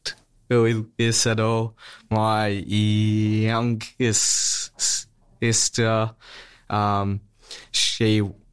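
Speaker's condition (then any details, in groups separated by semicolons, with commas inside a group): Stutter; stutter since childhood, smooth speech therapy at Box Hill Speech Pathology Clinic from age 14 or 15, two years; prolonged sounds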